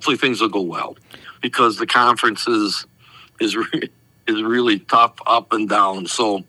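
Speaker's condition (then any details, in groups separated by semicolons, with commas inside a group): No condition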